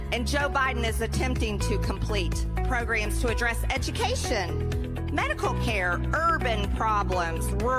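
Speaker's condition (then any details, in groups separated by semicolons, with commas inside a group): No condition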